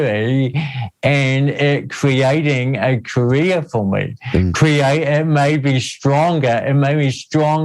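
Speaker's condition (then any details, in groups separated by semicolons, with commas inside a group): Cerebral palsy; speech therapy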